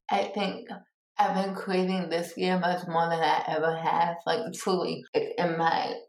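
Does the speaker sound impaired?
Yes: cerebral palsy; born two months premature.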